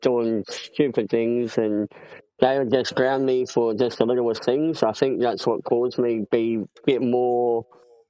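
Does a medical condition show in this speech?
Yes: cleft palate; congenital.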